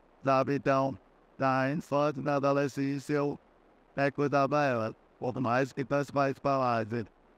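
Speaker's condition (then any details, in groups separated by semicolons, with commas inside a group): Cerebral palsy; relearned talking after onset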